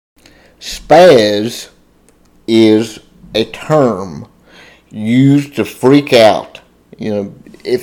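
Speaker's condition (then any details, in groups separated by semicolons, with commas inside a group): Cerebral palsy, spastic diplegia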